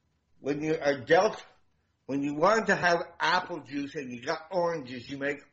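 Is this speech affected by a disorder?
Yes: damaged voice box; at least 25 years ago.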